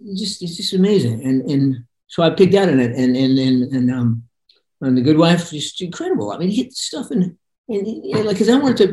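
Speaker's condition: Parkinson's; voice sometimes monotone

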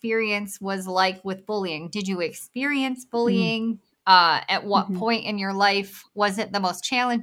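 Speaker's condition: Bilateral cleft lip and palate; congenital

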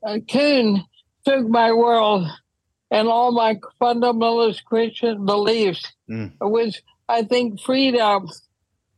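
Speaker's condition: ALS; wheelchair use when traveling

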